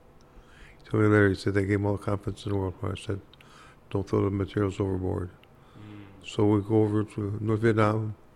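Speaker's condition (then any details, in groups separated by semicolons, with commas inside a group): Parkinson's disease; hard time talking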